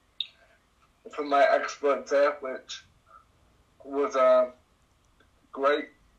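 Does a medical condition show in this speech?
Yes: cerebral palsy; cerebral palsy affecting all limbs, C2 para-cycling class, swimming as early physio, trike from age 7-8.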